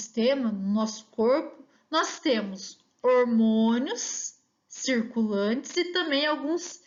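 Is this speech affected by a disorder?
No.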